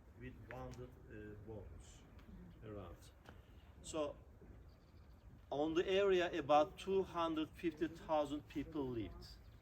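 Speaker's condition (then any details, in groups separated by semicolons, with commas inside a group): No condition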